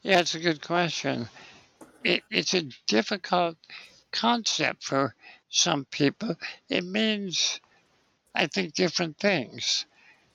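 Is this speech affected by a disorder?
Yes: spinal muscular atrophy; age 60.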